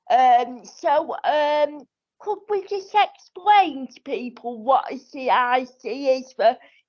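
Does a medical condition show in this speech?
Yes: cerebral palsy.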